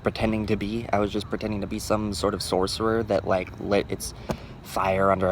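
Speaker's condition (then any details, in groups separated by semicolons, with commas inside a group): No condition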